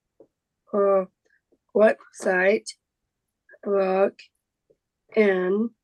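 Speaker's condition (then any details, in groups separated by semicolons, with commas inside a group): Down syndrome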